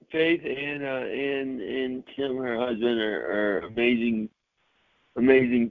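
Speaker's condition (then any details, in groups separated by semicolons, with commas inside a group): Cerebral palsy, mild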